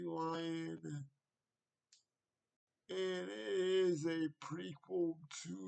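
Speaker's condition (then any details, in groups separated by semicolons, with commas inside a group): Cerebral palsy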